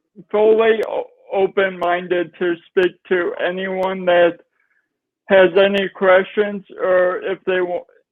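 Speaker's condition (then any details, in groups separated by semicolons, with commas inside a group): Cerebral palsy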